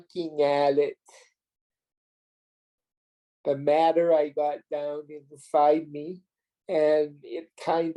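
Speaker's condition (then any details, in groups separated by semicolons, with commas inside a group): Cerebral palsy; premature birth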